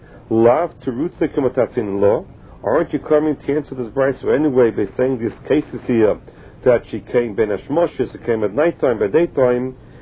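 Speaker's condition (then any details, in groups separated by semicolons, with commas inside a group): No condition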